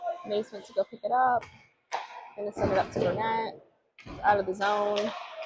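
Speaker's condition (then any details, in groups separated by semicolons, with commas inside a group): No condition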